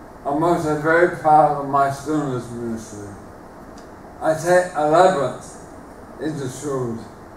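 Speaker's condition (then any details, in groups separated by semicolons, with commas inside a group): Motor neuron disease, bulbar onset; onset in the mouth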